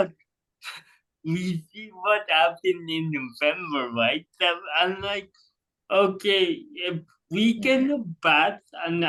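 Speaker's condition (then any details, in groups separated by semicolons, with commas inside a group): Cerebral palsy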